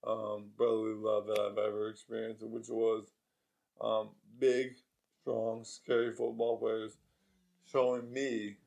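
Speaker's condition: ALS

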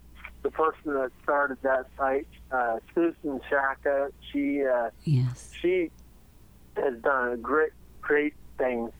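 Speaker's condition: Cerebellar ataxia; diagnosed about 12 years ago, cerebellum two thirds missing on MRI, tested for hereditary Friedreich's form, dad's-side family history, cause unknown

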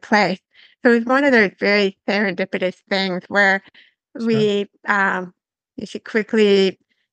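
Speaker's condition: Severe to profound hearing loss; cochlear implant on one side about 10 years ago, earlier body, analog, digital hearing aids

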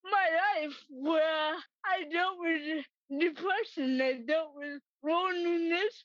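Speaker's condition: Cerebral palsy; scribbled instead of writing

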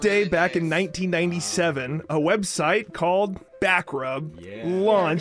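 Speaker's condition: No condition

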